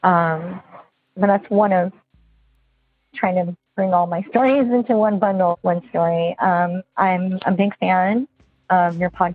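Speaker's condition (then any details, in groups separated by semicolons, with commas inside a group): Bilateral cleft lip and palate; congenital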